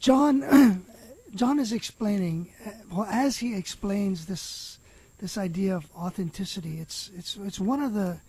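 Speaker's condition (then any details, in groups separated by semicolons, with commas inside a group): No condition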